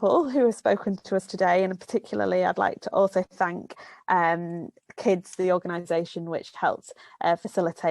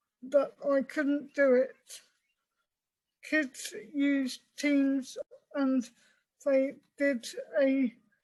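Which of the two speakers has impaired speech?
The second: cerebral palsy.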